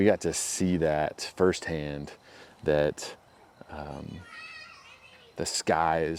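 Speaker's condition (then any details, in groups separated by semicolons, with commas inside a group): No condition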